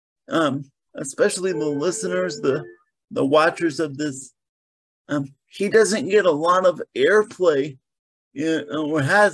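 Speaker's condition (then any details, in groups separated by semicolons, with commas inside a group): Cerebral palsy; very spastic presentation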